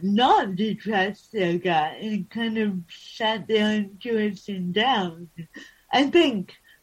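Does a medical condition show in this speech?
Yes: cerebral palsy.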